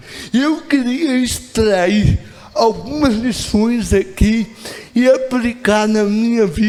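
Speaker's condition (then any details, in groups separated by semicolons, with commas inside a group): Cerebral palsy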